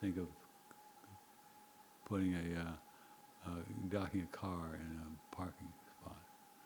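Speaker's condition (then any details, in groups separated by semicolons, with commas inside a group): Parkinson's disease; long-standing; very quiet speech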